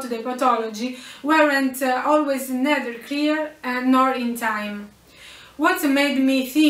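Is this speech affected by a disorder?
No.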